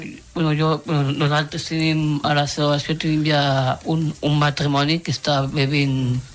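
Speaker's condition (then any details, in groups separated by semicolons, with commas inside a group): Down syndrome; three copies of chromosome 21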